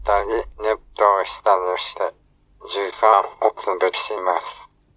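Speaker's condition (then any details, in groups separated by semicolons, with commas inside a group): ALS, speech-generating device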